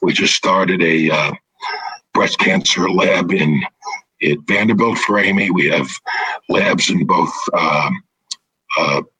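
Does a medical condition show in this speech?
Yes: throat cancer, vocal cords removed; no voice for about five years after vocal cord removal, now partial voice.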